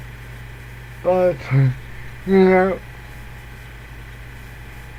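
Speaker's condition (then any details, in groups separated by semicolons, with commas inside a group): Cerebral palsy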